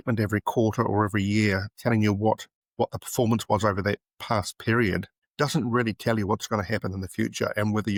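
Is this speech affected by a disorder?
No.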